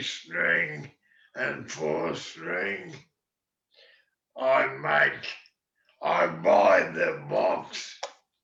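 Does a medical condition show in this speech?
Yes: MND; slower progressing form.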